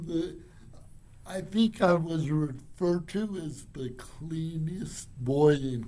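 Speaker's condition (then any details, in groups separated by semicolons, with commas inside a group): Cerebral palsy; from birth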